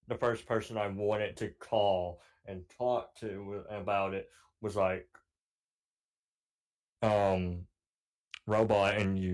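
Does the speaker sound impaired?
Yes: cleft palate; voice sounds deeper than it is, deeper over mic, cannot say certain words, frequent mispronunciations, speech impediment.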